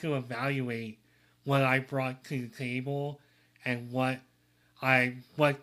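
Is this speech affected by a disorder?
Yes: cleft lip and palate.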